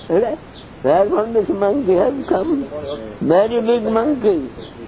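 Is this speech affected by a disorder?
Yes: deafness; cannot hear audience questions; long fluent English story narration, questions from listeners not taken.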